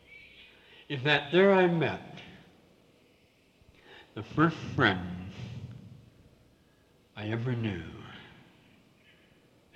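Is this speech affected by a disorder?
Yes: severe cleft palate with lisp; congenital, hole in roof of mouth, no upper lip, half nose, many corrective surgeries; still speaks with a lisp, hard to understand, could not speak clearly for first 17 years.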